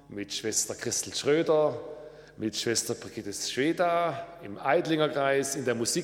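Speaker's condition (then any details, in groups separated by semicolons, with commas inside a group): No condition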